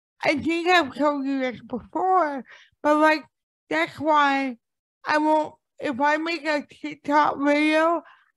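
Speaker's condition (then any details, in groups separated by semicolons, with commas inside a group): Cerebral palsy; since birth, diagnosed at age 2, arthritis since age 30, becoming less ambulatory, cannot stand long even assisted; speech mocked for years for how it sounds, speaks on podcasts, avoids speaking in TikTok videos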